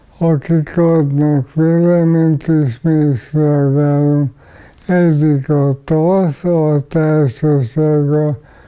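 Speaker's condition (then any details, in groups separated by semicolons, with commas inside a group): ALS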